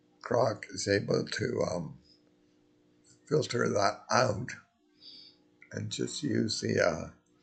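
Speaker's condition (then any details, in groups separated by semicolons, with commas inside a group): Multiple sclerosis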